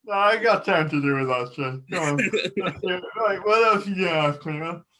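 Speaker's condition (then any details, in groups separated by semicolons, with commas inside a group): Cerebral palsy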